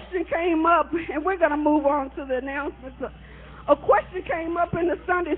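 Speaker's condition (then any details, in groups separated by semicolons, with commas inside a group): No condition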